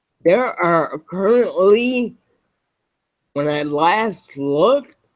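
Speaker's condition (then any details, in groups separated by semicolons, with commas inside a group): Spinocerebellar ataxia type 7, SCA7; speech impaired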